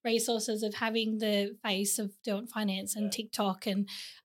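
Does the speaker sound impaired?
No.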